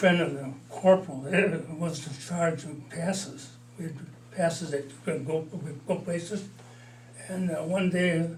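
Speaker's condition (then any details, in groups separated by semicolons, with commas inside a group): Parkinson's disease, mild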